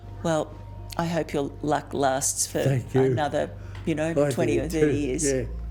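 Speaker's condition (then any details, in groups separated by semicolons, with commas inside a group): No condition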